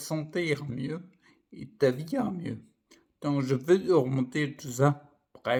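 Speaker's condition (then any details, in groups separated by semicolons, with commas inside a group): Primary progressive multiple sclerosis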